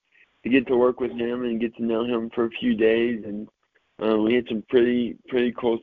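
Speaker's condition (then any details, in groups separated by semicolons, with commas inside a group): Cerebral palsy, mild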